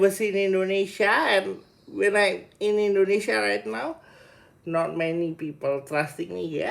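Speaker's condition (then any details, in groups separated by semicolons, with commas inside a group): Cerebral palsy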